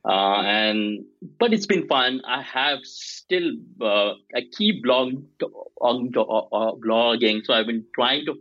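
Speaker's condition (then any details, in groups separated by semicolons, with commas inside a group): Stuttering; may block on some words, may repeat sounds; repeated sounds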